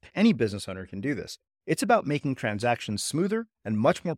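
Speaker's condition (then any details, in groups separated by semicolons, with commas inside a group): No condition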